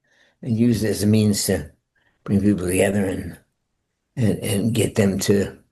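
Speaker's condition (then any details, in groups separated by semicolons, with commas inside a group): Parkinson's disease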